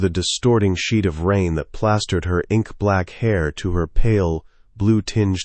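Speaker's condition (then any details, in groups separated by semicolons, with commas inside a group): No condition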